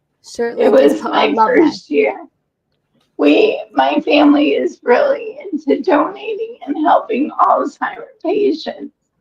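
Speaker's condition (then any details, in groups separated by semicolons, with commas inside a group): ALS; breathless after exertion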